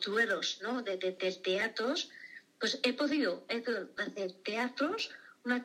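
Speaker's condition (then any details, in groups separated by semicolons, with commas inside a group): Aphasia after stroke; aphasia caused by stroke, husband Carlos recognised it and called emergency, rapid treatment, hands unaffected, cannot write; difficulty finding names of things, expression sometimes hard, cannot speak as wished, worse at night when tired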